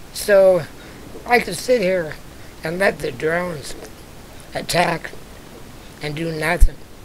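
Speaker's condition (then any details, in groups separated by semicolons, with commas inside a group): Spinal muscular atrophy type two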